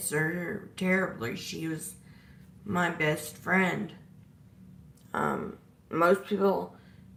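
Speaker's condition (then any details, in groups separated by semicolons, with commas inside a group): Disability causing slurred speech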